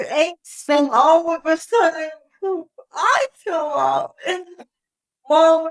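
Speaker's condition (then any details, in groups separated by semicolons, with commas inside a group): Cerebral palsy; wheelchair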